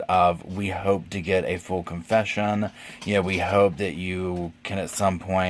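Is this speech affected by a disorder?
No.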